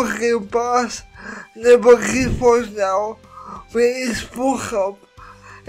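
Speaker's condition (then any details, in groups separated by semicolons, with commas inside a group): Cerebral palsy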